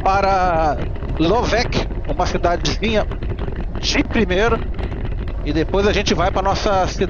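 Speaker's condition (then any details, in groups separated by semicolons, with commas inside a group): No condition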